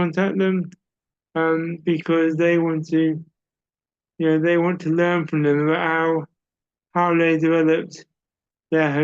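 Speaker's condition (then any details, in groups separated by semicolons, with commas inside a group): Cerebral palsy; audible speech impairment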